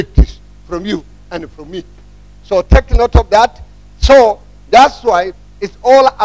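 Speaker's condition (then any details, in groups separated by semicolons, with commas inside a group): No condition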